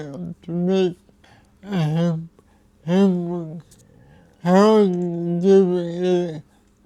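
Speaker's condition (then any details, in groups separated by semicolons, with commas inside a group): Cerebral palsy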